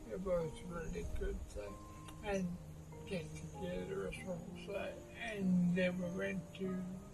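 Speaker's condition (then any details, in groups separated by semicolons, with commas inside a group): Huntington's disease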